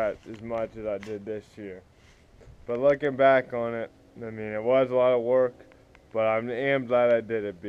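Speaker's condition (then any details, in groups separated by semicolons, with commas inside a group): Cerebral palsy; spastic, affects walking and legs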